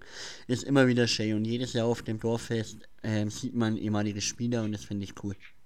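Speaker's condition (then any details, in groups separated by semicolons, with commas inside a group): Cleft palate; speech impediment, mimicked in school when reading aloud, listeners say speech hard to understand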